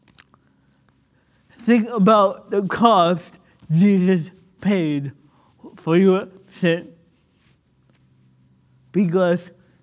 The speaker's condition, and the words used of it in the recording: Cerebral palsy. I have cerebral palsy, and that could make speaking a little bit difficult for me.